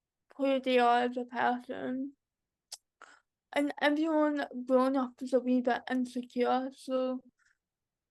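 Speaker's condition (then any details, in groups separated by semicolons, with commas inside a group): Cerebral palsy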